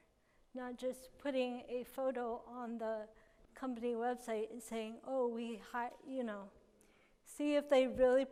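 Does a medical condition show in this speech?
Yes: cerebral palsy.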